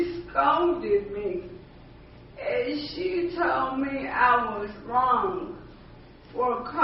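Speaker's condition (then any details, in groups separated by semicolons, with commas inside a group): Cerebral palsy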